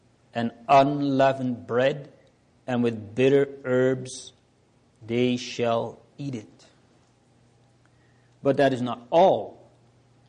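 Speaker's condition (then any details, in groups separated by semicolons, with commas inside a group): No condition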